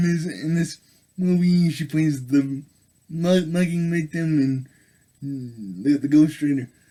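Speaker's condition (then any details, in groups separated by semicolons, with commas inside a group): Cerebral palsy; able to speak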